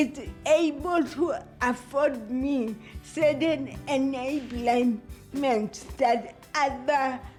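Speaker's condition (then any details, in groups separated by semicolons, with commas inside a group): Cerebral palsy; moderate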